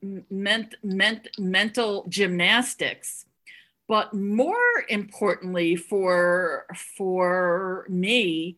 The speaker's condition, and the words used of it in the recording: Stuttering. But mine is, you know, mild, moderate.